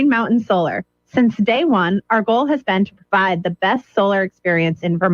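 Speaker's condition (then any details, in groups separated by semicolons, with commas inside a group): No condition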